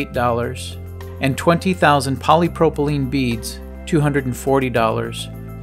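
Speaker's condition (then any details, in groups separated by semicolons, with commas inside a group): No condition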